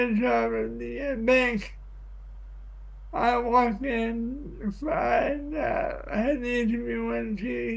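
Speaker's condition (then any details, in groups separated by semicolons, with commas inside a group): Cerebral palsy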